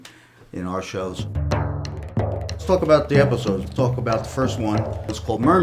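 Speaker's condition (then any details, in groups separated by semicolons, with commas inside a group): No condition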